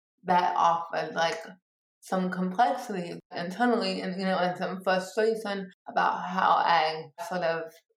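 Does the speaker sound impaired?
Yes: cerebral palsy; from birth, born two months premature, 2 pounds 12 ounces, significant motor skill delays, physical and occupational therapy as child; speech impediment, people sometimes ask about it.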